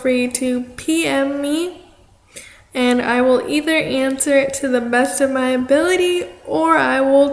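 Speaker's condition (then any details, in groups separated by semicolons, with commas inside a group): Cerebral palsy; affects arm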